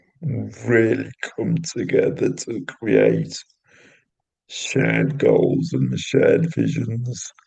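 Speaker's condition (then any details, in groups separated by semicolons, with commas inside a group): Cerebral palsy; intrathecal baclofen pump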